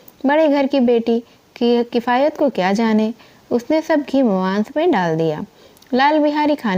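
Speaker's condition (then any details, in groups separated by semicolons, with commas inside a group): No condition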